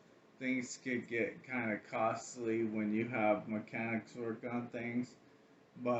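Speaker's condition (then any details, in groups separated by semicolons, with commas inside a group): ALS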